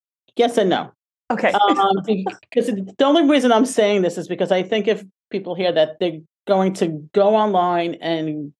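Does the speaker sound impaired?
Yes: stuttering; stuttering from age four, father stuttered, older daughter stuttered then stopped, intensive therapy in 20s; adult, learned speaking techniques; very severe when young, severe in early adulthood, frequent vocal cord blocks, hard time communicating; here prolonged sounds, blocks.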